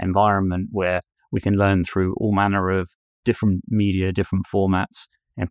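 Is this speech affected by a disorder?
No.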